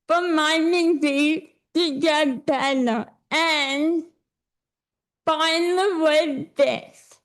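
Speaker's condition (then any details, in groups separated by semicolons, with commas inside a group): Cerebral palsy; speech affected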